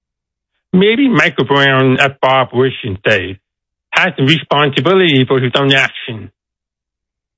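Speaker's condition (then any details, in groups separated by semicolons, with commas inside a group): Deafness; deaf accent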